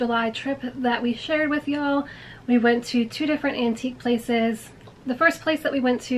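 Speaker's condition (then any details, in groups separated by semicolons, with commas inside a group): No condition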